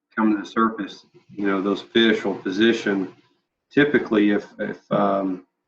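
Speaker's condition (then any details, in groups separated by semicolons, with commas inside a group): No condition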